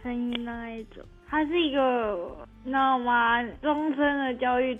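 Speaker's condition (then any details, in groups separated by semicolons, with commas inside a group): Cerebral palsy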